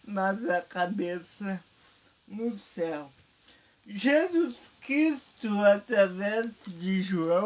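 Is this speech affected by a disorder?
Yes: paralysis.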